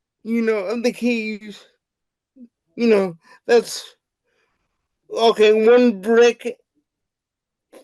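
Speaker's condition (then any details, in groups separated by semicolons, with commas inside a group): Cerebral palsy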